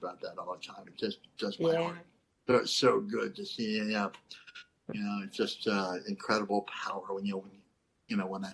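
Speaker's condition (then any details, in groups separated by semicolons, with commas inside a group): Cleft lip and palate; lisp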